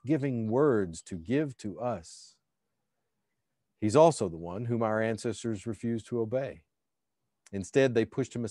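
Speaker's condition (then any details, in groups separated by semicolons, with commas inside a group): No condition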